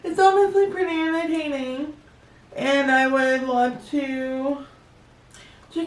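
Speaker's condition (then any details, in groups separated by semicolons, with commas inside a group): Cerebral palsy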